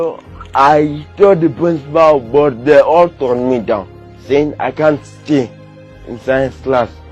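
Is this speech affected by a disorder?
Yes: cerebral palsy.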